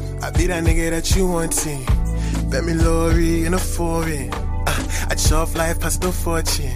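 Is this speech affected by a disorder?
No.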